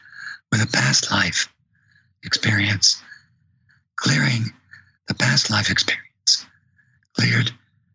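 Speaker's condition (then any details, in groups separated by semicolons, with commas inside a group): Vocal cord paralysis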